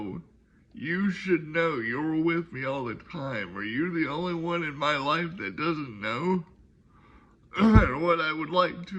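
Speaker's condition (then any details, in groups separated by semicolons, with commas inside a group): Cerebral palsy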